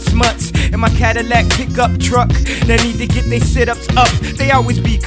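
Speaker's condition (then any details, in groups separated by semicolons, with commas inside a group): No condition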